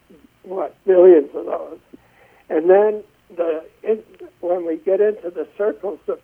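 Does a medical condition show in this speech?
Yes: essential tremor.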